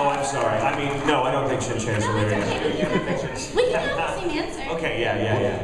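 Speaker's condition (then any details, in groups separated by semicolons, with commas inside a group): No condition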